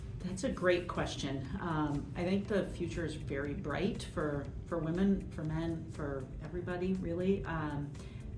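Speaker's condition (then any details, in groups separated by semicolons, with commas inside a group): No condition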